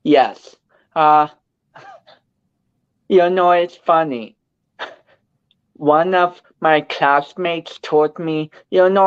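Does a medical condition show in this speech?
Yes: cerebral palsy; speech affected.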